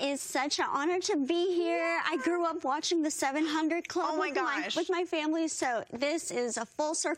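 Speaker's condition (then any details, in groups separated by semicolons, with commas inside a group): Bilateral cleft lip and palate; severe bilateral cleft lip and palate from birth, unable to nurse, not expected to hear, speak; earlier speech hard to understand, needed interpreters, strong singing voice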